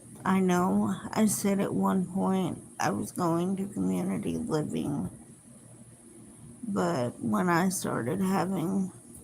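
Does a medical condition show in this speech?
Yes: cerebral palsy.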